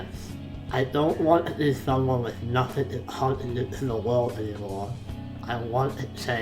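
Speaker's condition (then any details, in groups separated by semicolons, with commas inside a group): Facial palsy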